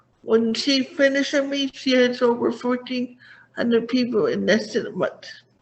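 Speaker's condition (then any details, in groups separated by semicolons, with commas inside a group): Cerebral palsy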